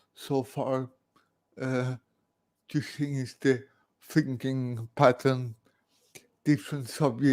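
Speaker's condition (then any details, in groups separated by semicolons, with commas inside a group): Cerebral palsy; from birth; over 50 years, cramps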